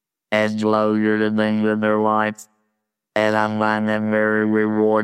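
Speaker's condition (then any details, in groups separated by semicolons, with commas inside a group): Laryngectomy, total laryngectomy with electrolarynx; talking effortful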